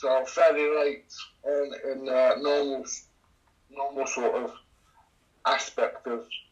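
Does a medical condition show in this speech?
Yes: cerebral palsy; cerebral palsy affecting all limbs, C2 para-cycling class, swimming as early physio, trike from age 7-8.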